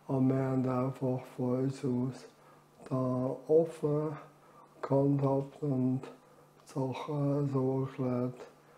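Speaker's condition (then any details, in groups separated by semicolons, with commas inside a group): Amyotrophic lateral sclerosis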